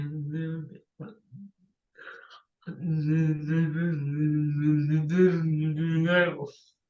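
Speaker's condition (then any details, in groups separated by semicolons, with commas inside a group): Cerebral palsy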